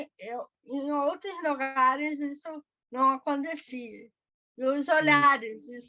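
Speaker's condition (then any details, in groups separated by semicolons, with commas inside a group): Cerebral palsy; birth brain injury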